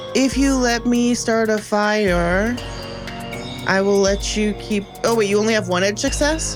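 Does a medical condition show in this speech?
No.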